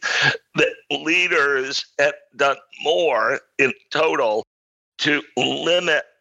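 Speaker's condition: Spasmodic dysphonia; talked less to protect voice

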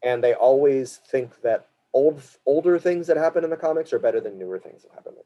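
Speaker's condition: No condition

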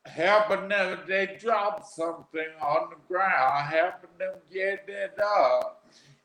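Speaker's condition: Aphasia after stroke; onset as young man, wheelchair user

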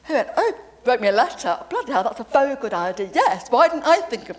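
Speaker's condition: Deafness; deaf since age seven, lip reads, deaf family, sister lip-spoke television in childhood; works with interpreters

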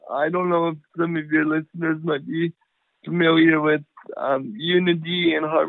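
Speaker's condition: Cerebral palsy; from birth, lifelong, power wheelchair, cannot walk, only left hand usable; in 20s, swimming as therapy, needs two support workers for swimming; uses voice very well, Siri voice texting on iPhone works with practice, sometimes misrecognized words

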